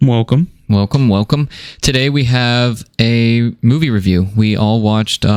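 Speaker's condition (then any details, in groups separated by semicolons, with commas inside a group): No condition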